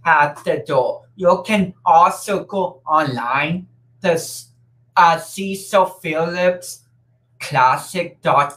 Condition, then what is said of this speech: Cerebral palsy. It affects my speech and coordination.